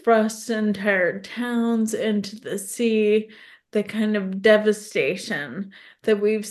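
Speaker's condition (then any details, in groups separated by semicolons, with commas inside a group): ALS; progressive neurological disease, repeated falls on walks from about two years ago, tongue fasciculations, specialist-confirmed diagnosis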